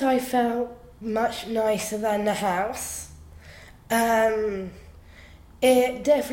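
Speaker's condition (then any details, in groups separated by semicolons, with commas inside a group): Down syndrome; held back a year at primary school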